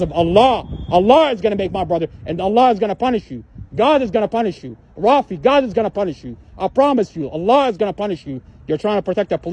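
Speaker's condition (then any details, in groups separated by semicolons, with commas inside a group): No condition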